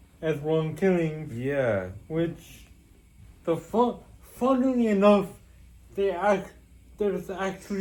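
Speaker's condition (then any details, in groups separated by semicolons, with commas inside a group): Cerebral palsy; with developmental delay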